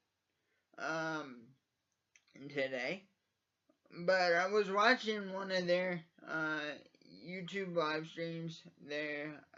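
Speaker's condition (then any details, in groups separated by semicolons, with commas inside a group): Cerebral palsy; from birth, uses wheelchair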